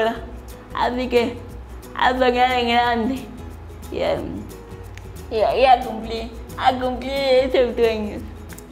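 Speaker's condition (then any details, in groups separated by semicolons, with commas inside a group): Cerebral palsy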